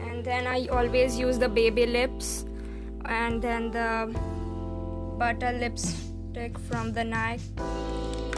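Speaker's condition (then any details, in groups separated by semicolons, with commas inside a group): No condition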